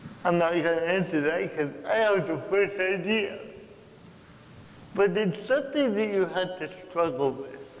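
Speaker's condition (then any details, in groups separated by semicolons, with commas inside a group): Cerebral palsy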